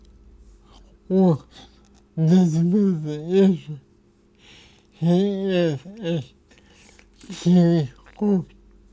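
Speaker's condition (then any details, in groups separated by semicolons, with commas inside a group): Cerebral palsy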